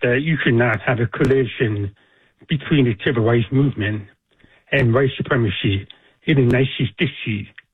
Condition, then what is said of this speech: Deafness. I was just like your audience to know that I am deaf. So I speak with a deaf accent.